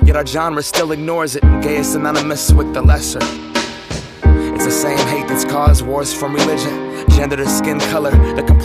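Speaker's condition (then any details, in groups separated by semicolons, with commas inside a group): No condition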